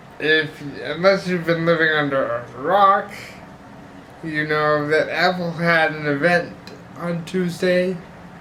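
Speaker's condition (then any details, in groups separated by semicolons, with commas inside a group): Cerebral palsy; reliable voice, uses voice control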